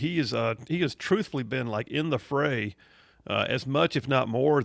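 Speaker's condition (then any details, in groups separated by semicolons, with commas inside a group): No condition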